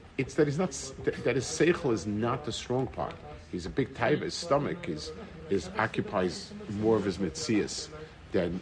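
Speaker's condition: No condition

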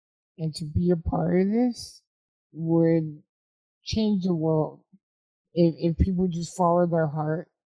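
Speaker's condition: Spinal muscular atrophy type 2

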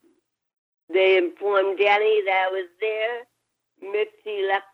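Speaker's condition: Cerebral palsy; spinal cord surgery last summer

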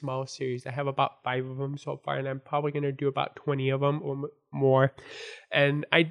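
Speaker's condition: Born deaf; congenital deafness from birth

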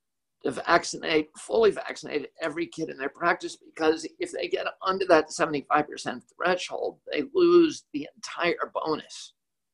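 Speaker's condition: Spasmodic dysphonia; not due to flu

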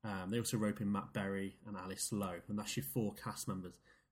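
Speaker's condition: No condition

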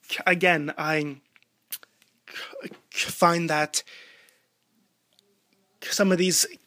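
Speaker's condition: Stuttering; adds k sound as secondary behavior when stuttering, even on non-k words, tries voluntary stuttering; blocks

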